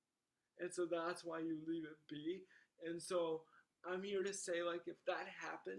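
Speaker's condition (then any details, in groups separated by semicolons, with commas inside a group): Cerebral palsy; wheelchair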